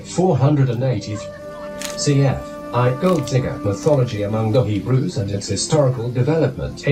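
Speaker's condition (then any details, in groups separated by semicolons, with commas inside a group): No condition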